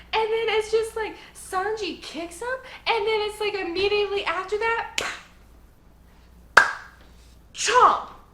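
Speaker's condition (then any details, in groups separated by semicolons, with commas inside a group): No condition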